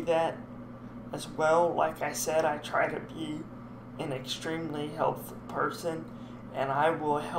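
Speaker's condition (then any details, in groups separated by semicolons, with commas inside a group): Cerebral palsy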